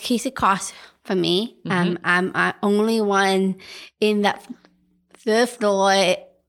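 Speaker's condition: Down syndrome; adult woman

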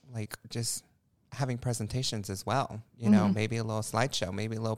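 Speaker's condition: No condition

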